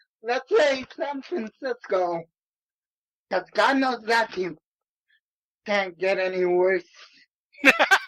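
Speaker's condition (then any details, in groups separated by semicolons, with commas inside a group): Cerebral palsy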